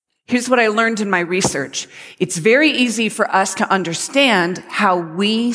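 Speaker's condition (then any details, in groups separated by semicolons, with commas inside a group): No condition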